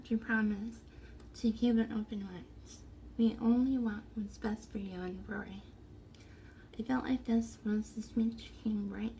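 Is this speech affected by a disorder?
Yes: essential tremor; brain implant for tremor.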